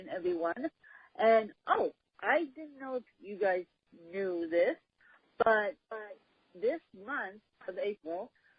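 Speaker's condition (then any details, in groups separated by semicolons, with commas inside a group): Cerebral palsy, mixed, moderate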